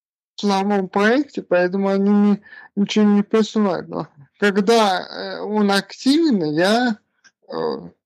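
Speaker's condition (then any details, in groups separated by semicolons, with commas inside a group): Cerebral palsy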